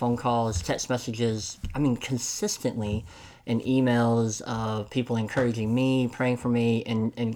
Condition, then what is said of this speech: Cleft palate. I'm from Tennessee, so enunciation isn't always good.